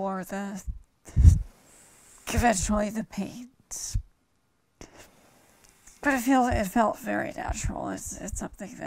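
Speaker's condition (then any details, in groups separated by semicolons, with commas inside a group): ALS; onset in shoulder and hands, starting left arm; about a year to diagnosis, paints with feet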